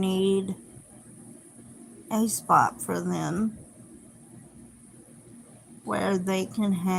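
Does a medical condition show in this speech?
Yes: cerebral palsy.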